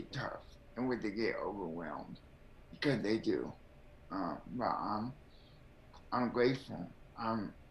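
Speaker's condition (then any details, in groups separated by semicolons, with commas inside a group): Cerebral palsy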